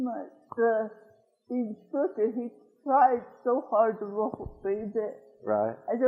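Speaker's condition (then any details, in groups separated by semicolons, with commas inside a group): Cerebral palsy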